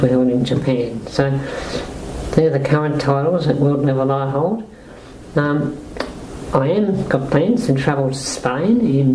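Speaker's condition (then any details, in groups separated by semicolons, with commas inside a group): Motor neuron disease-like muscle disease; slowly progressing motor neuron-like disease, affects mobility and arms; cannot raise arms above head, declining 7-8 years; speech less clear than before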